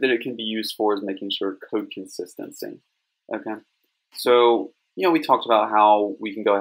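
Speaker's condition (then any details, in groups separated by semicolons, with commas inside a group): No condition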